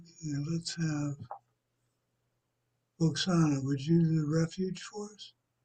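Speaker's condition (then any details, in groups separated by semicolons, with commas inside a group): Parkinson's; tremor varies day to day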